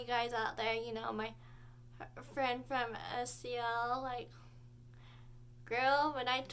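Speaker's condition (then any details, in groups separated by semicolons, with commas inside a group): Cerebral palsy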